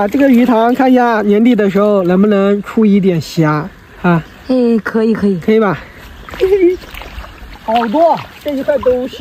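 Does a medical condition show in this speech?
No.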